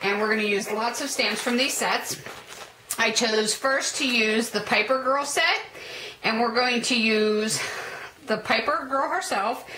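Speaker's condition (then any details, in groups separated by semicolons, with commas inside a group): No condition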